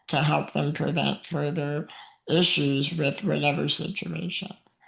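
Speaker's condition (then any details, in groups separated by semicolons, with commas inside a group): Muscular dystrophy; uses wheelchair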